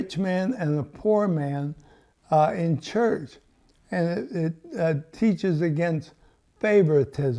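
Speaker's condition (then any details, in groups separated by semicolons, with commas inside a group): ALS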